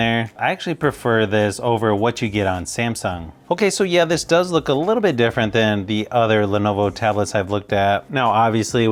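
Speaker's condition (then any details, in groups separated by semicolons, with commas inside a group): No condition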